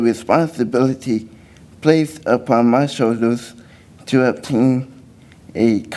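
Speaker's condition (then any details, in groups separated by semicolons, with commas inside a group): Cerebral palsy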